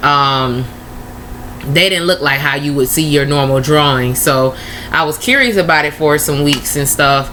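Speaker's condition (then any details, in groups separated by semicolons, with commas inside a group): No condition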